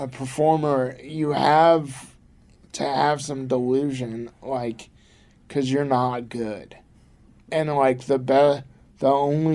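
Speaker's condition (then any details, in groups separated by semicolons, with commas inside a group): Cerebral palsy; from birth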